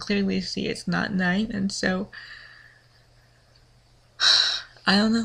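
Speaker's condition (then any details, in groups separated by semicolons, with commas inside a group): Cerebral palsy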